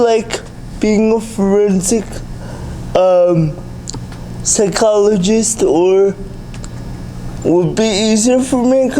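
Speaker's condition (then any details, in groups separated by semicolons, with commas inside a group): Cerebral palsy; able to speak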